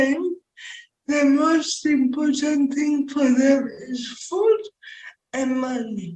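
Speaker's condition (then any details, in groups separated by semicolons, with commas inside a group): Cerebral palsy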